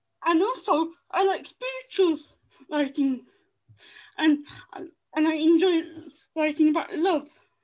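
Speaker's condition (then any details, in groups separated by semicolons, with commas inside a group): Cerebral palsy; limited speech, writes instead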